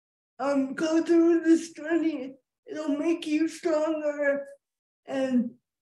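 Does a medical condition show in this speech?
Yes: cerebral palsy, quadriplegia; born 2.6 pounds at University of Michigan Hospital Ann Arbor, cannot use arms, legs; speech recognition since 1994, throat dries while talking, drinks and breaks clear throat, nurse helps; self-described clear voice, dry throat during talk, hosts want to understand better.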